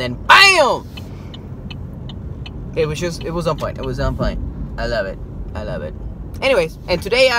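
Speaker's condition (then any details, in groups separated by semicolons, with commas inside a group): No condition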